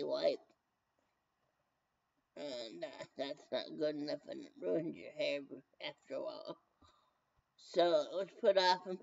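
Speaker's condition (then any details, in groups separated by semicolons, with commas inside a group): Brain injury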